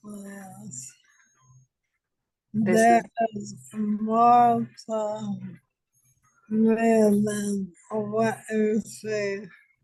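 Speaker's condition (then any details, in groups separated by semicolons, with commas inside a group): ALS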